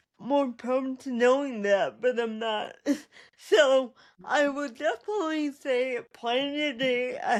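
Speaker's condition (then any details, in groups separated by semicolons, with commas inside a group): Mixed type cerebral palsy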